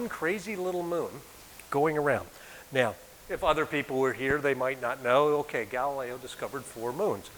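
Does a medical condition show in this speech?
No.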